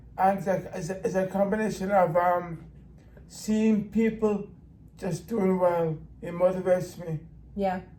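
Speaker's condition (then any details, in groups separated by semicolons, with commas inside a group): Brain injury; in brain injury rehab facility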